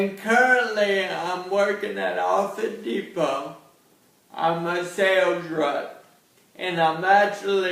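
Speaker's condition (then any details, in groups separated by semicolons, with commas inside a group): Cerebral palsy; since birth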